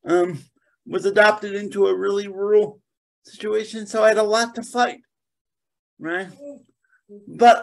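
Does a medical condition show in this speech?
Yes: cerebral palsy; mainly lower limbs affected.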